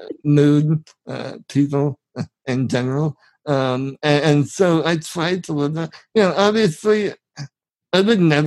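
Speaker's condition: Spinal muscular atrophy, severe; genetic

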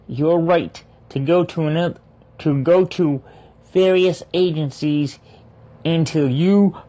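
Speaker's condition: Cerebral palsy; legal blindness

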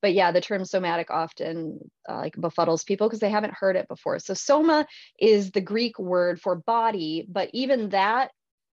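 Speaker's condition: No condition

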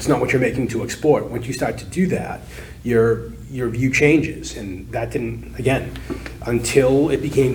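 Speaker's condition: No condition

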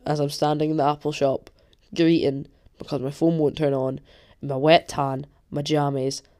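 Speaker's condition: No condition

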